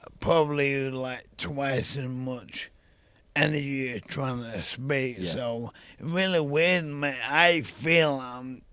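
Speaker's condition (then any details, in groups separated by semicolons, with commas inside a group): ALS; young onset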